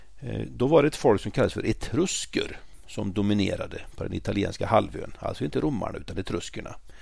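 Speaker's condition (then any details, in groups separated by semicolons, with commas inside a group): No condition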